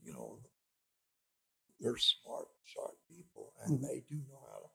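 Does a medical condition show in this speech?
Yes: speech impediment; possibly noticeable to listeners.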